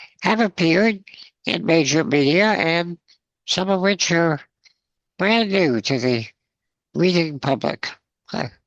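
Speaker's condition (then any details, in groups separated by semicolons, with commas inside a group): Spinal muscular atrophy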